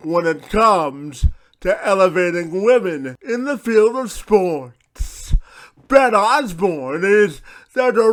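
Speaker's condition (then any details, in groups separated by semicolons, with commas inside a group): Cerebral palsy; from birth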